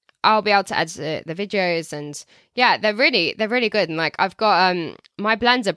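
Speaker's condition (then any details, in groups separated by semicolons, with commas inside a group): No condition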